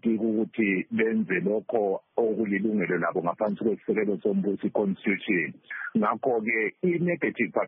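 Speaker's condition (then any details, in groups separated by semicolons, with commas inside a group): No condition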